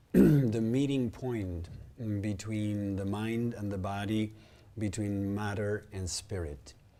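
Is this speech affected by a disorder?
No.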